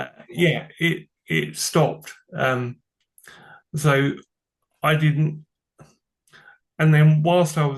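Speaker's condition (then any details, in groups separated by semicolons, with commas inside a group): Cerebral palsy; from birth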